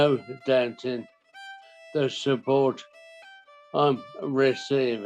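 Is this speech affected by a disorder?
Yes: primary lateral sclerosis; primary lateral sclerosis, rare motor neuron disease; 5.5 years since onset.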